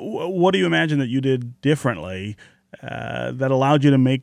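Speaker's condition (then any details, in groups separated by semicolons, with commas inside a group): No condition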